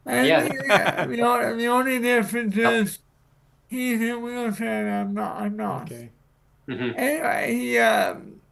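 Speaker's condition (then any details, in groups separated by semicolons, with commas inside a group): Cerebral palsy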